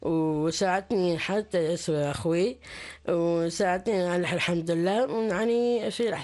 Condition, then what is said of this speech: Down syndrome. في أنهم عندهم سلاسة في التعامل مع الآخرين، حديثهم واضح، عندهم ثقة بأنفسهم، قادرين أنهم يوصلوا صوتهم للمجتمع بكل وضوح.